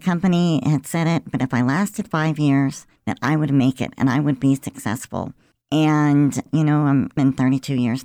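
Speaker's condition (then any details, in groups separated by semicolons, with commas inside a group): Cleft lip and palate; present since birth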